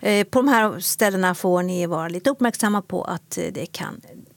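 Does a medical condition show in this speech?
No.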